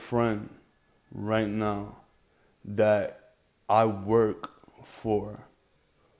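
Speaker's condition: Cerebral palsy; present from birth

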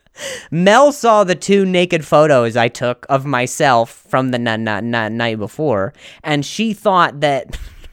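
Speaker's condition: Stutter; poor posture, crooked gait; including during stand-up; repeated sounds

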